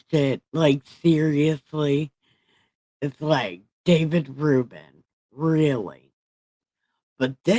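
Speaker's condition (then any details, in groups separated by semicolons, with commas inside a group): Brain injury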